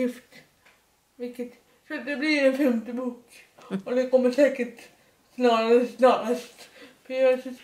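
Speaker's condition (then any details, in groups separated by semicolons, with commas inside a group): Dyskinetic cerebral palsy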